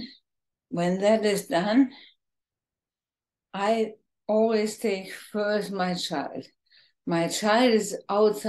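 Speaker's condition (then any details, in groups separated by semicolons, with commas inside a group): ALS, bulbar form, bulbar onset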